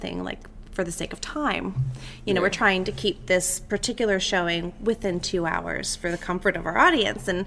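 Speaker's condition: No condition

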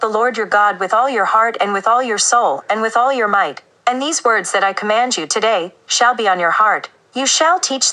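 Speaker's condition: No condition

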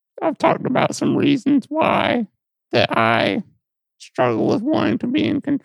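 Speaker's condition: Muscular dystrophy; sees physical therapist

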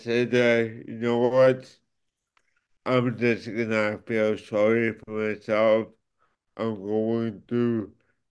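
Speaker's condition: Cerebral palsy; affects speech and motor skills

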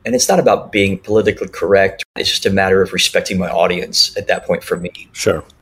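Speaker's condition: Cleft lip and palate; speech classes in childhood

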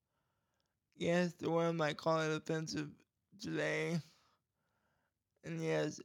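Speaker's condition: Cerebral palsy; voice goes in and out

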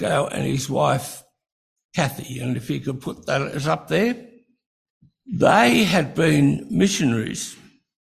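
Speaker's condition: Breathing-related speech difficulty

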